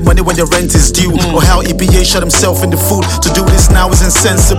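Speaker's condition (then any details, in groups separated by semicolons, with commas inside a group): No condition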